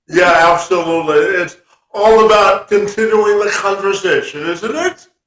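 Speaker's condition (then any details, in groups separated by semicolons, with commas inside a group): Cerebral palsy; from birth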